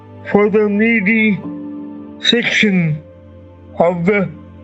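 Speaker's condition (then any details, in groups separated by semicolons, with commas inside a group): Cerebral palsy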